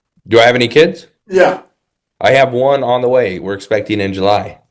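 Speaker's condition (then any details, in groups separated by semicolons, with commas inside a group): No condition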